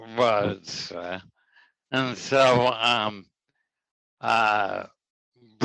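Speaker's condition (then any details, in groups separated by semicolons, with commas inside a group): ALS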